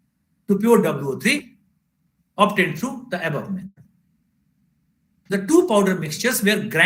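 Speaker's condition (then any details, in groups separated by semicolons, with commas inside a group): No condition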